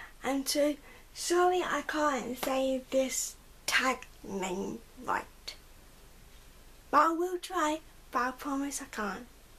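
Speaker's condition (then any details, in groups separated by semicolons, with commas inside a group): Cerebral palsy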